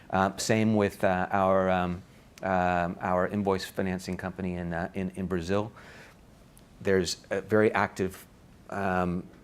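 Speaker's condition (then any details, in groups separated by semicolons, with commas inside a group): No condition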